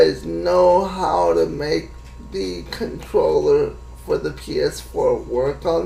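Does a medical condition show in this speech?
Yes: cerebral palsy.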